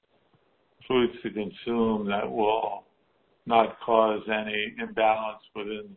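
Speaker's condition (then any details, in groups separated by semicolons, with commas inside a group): Parkinson's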